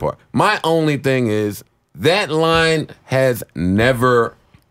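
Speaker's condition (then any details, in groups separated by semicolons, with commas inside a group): No condition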